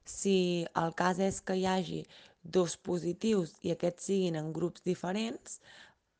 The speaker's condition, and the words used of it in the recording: None; typical speech.